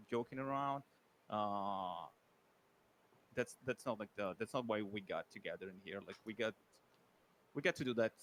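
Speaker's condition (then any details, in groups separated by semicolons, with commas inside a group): No condition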